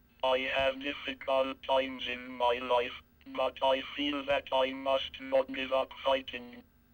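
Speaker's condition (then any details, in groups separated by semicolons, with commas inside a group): Cerebral palsy, speech-generating device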